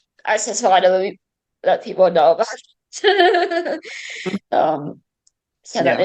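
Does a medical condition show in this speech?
Yes: cerebral palsy, mild; speech affected.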